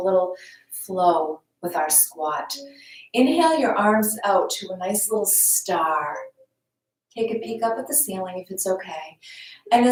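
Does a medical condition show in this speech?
No.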